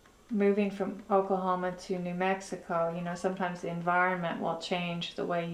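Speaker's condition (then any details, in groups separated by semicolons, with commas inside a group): No condition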